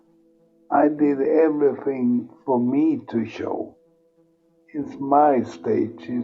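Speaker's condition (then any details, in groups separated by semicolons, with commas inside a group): Multiple sclerosis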